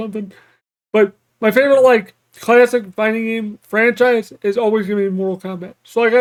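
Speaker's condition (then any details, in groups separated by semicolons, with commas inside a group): Cerebral palsy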